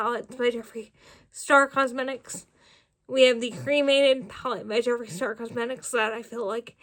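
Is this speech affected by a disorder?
Yes: cerebral palsy, spastic.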